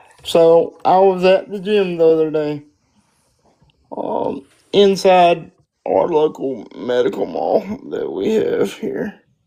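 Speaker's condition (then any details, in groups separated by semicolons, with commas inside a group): Spastic quadriplegic cerebral palsy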